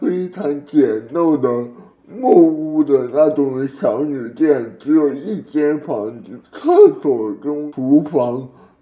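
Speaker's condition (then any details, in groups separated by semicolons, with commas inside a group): Cerebral palsy; walks, has played basketball, earns a living with keyboard and mouse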